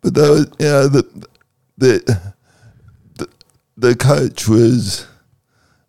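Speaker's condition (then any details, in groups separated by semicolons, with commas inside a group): Cerebral palsy; second COVID vaccine dose, Pfizer chosen on doctor's advice over AstraZeneca due to blood clot risk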